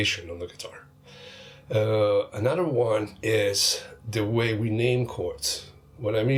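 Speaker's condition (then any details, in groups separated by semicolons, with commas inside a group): No condition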